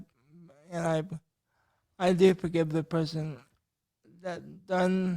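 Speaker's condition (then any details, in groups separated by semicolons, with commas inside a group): Cerebral palsy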